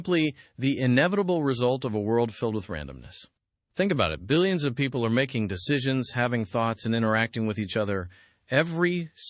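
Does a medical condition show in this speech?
No.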